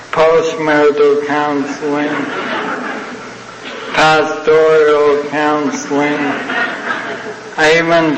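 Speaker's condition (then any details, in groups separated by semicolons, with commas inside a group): ALS (Lou Gehrig's disease); first sign abnormal walking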